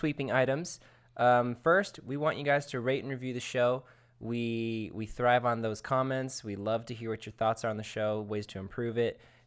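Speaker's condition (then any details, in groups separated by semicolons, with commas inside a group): No condition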